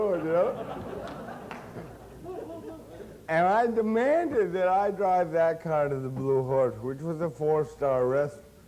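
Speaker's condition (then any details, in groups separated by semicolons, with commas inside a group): Cerebral palsy; since birth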